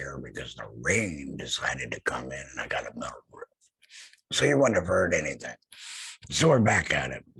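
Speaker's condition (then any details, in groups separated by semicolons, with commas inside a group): Laryngectomy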